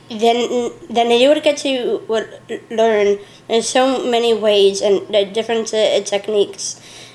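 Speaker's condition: Down syndrome; age 34

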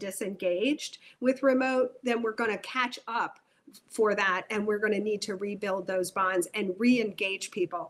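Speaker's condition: No condition

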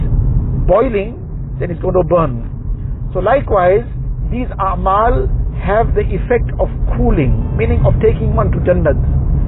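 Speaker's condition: No condition

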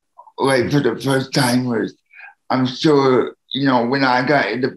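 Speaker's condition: Cerebral palsy; needs help from others

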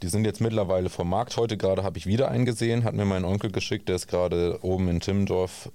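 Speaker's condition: No condition

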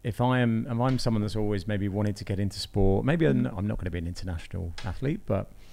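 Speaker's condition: No condition

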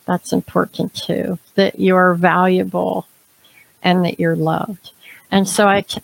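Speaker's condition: Cleft palate, severe; feeding problems

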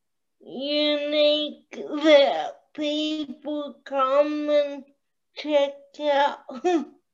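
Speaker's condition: Cerebral palsy

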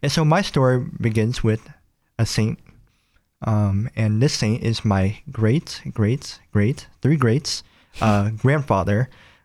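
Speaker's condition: Cleft palate; nose and lip

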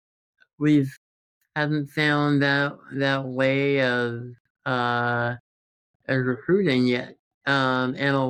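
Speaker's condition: Congenital muscular dystrophy; present since birth

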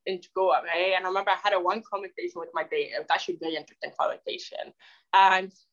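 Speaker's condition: Deafness; wears hearing aid

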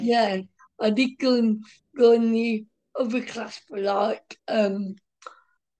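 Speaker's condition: Cerebral palsy; from birth, brain oxygen starvation, suction delivery, born medically dead, revived, slight form, mild walking wobble; speech affected a little, daily speech therapy and physiotherapy at special needs school from age 2.5

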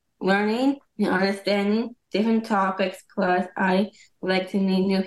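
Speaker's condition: Down syndrome

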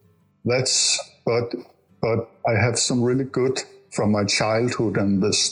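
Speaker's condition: Stuttering; developmental stutter since learning to talk, in youth some years almost unable to speak; stuttering unpredictable, sometimes hard stuttering; repeated words, prolonged sounds

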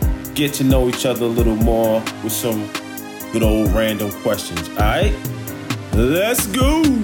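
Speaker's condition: No condition

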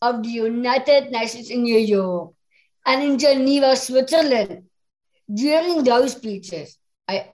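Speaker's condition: Down syndrome; English is second language

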